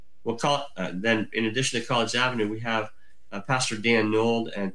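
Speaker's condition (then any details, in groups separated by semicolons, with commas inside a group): Cleft lip and palate; congenital cleft lip and palate, from birth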